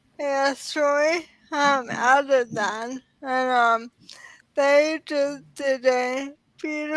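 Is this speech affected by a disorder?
Yes: ALS; diagnosed in early 30s.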